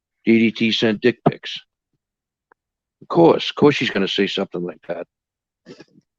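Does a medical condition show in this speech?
No.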